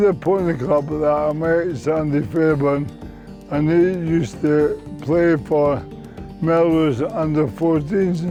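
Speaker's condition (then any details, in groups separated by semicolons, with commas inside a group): Motor neurone disease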